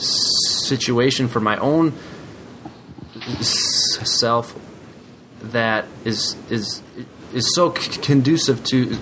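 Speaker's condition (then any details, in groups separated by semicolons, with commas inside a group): Stuttering; much struggle at certain times, still hard talking with boss sometimes; described as calm way to stutter; stutters openly, stronger than usual lately, exhausting; repeated words, blocks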